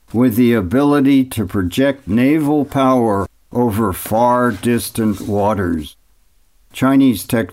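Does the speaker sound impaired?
No.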